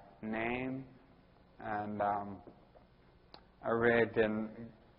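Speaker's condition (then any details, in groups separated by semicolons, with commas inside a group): Ataxia; Friedreich's ataxia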